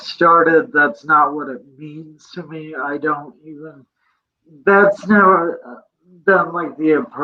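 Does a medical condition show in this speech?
Yes: cerebral palsy; present from birth.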